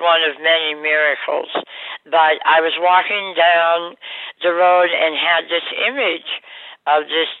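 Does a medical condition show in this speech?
Yes: oral cancer surgery; oral cancer under tongue, recurred, tongue and neck nodes removed, jaw surgery, bar removed, reconstruction declined; seven-week radiation stopped speech and eating, radiation may affect vocal cords, Michigan surgeon unsure of voice.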